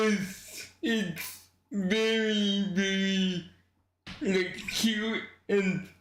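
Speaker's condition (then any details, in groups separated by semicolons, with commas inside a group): Cerebral palsy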